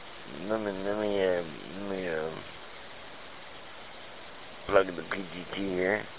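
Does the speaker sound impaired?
Yes: speech impediment; hard for listeners with hearing impediments to understand unless careful.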